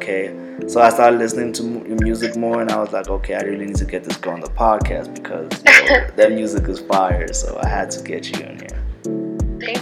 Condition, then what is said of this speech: None; typical speech.